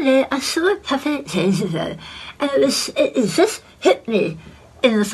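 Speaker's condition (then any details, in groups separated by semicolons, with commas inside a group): Head and neck cancer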